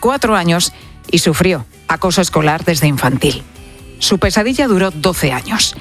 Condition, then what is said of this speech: None; typical speech.